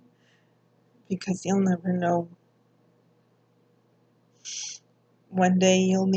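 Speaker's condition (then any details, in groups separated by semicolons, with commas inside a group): Cerebral palsy; speech affected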